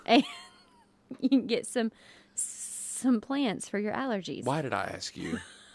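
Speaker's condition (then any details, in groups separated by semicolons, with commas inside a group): No condition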